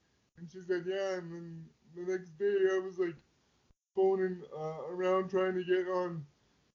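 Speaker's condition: Quadriplegic cerebral palsy; wheelchair user

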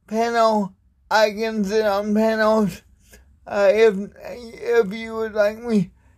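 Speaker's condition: Cerebral palsy

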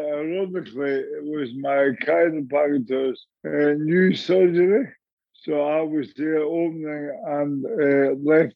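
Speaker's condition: Motor neurone disease; cannot brace with arms when falling

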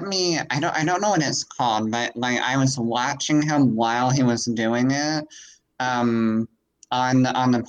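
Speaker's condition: Cleft palate; sometimes monotone quality

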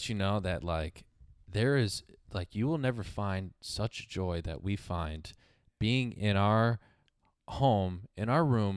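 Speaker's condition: No condition

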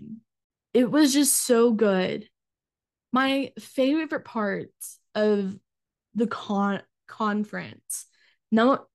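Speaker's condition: Stuttering; stumbles on own name, now stutters freely without guarding speech; repeated sounds

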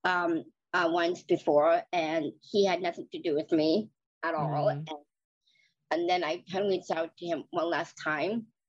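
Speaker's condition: Down syndrome; flat feet

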